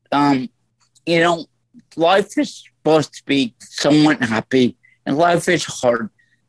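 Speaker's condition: Stroke; voice altered since stroke, lasting effect

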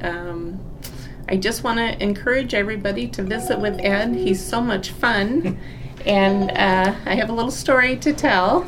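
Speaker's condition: No condition

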